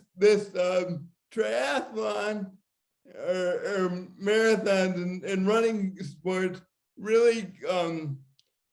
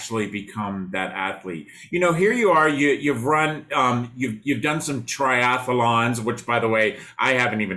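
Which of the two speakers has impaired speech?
The first: cerebral palsy; from birth.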